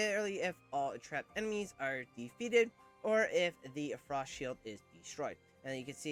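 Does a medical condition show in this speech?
No.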